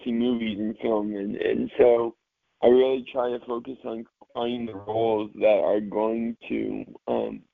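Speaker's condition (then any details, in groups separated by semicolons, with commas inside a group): Cerebral palsy, mild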